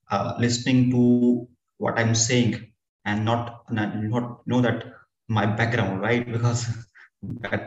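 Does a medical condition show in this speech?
Yes: stammering; stammering since school years, self-diagnosed dyspraxia, undiagnosed learning disability, Delhi psychologist declined formal diagnosis; attended Indian Stammering Association conference young, felt free to speak unapologetically there; here repeated sounds, prolonged sounds.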